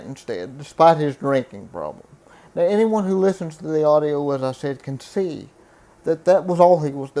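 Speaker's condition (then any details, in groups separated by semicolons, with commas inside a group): Cerebral palsy; reports speaking clearly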